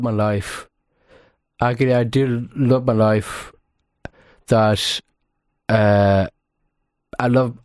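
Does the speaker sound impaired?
Yes: Down syndrome; congenital, extra copy of chromosome 21; ears blocked during interview, asks for question to be repeated.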